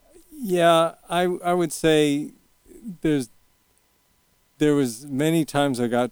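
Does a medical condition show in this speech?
Yes: early onset Parkinson's; young onset Parkinson's, onset around age 40, Medtronic deep brain stimulation implant, two 3-inch brain probes; DBS surgery at Stanford three years ago, constant current stimulation, symptom management phenomenal.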